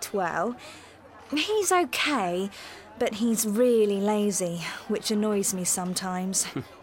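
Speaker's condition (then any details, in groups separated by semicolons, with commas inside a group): No condition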